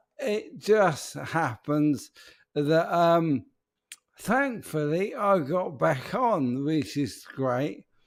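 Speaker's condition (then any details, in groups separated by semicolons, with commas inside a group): ALS; speech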